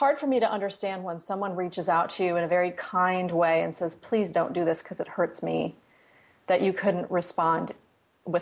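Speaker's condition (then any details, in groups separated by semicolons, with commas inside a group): No condition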